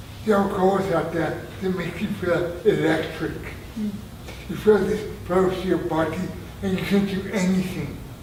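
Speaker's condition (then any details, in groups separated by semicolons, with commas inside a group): Traumatic brain injury; near-fatal injury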